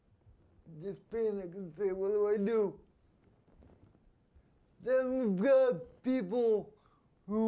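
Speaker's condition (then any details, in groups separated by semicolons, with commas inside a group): Spastic quadriplegia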